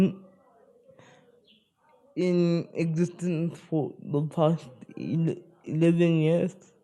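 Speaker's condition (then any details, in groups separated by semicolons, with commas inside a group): Spastic cerebral palsy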